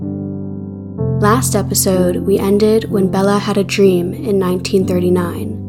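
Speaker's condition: No condition

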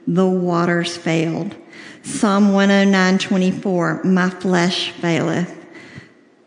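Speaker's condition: Cleft lip and palate, severe

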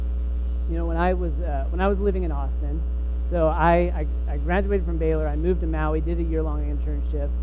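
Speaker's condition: No condition

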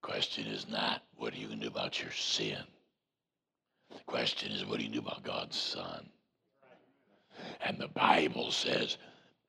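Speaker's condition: Voice box removal needed; saw doctor for more details

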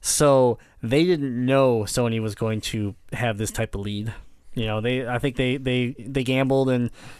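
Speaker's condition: Cleft palate; kept home from school while healing

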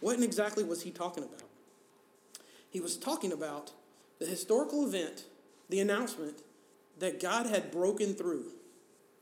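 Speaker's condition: No condition

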